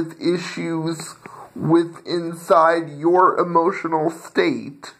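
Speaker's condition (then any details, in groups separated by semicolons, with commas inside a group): Cerebral palsy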